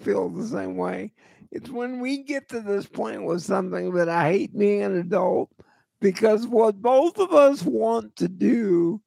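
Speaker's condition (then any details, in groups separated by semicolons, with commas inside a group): Cerebral palsy; voice always shot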